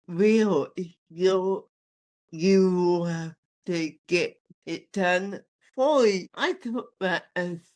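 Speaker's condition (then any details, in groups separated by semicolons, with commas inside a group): Athetoid spastic cerebral palsy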